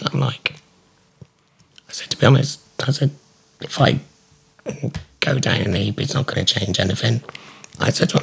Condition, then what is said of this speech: Laryngectomy. They're sort of like, oh, a lot of people always think it's a sore throat, and they're like, oh, I hope your voice gets better.